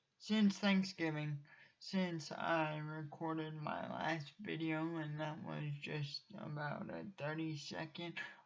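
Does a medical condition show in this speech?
Yes: cerebral palsy; from birth, uses wheelchair.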